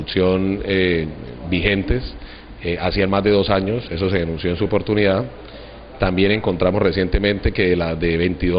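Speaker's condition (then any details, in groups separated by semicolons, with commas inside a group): No condition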